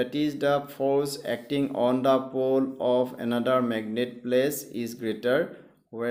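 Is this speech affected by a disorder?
No.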